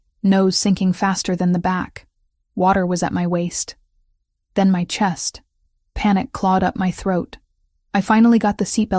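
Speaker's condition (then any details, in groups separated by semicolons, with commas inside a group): No condition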